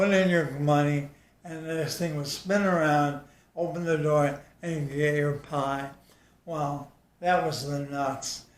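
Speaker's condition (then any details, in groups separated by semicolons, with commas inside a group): ALS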